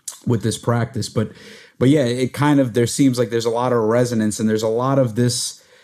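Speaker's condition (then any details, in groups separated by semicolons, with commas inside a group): No condition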